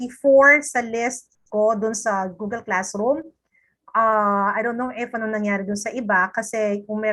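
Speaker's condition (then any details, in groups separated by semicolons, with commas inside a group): No condition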